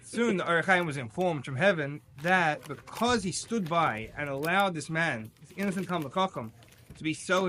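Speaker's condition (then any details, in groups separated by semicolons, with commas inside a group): No condition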